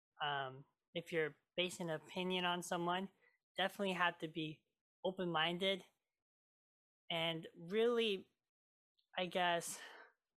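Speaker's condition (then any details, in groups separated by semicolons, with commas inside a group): Cleft lip and palate; scar removal declined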